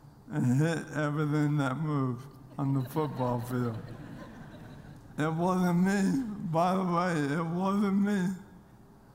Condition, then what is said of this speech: ALS (motor neuron disease). And I hear my voice, and I don't sound like what I think I should sound like.